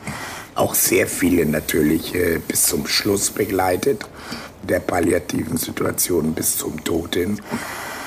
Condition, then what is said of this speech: Laryngectomy. Und der Schluckschlauch im Eingang des Rachens, der kann genau das Gleiche, was die Stimmlippen können.